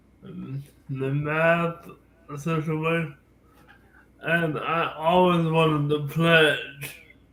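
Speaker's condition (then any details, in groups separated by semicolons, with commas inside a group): Cerebral palsy; from birth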